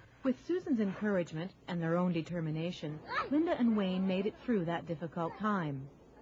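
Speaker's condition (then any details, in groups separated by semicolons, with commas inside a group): No condition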